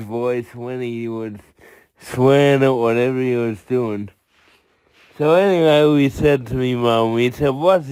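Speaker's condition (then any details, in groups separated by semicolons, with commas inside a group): Cerebral palsy; from birth, tight muscles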